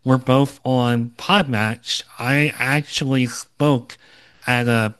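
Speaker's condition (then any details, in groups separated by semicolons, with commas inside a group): Cleft lip and palate, Opitz G/BBB syndrome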